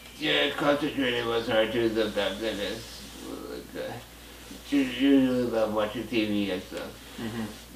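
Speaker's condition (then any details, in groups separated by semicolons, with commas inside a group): Muscular dystrophy, Duchenne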